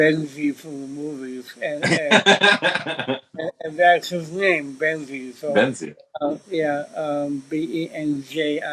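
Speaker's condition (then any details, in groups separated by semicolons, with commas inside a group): Cerebral palsy; since birth; speech impediment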